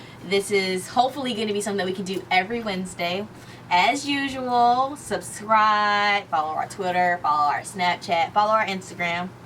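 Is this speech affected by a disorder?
No.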